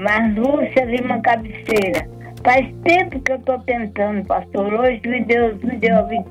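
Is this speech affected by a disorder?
Yes: stroke with facial droop; mouth twisted to one side; mouth still not fully recovered.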